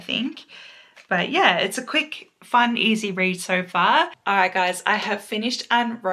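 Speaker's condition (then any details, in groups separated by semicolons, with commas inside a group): No condition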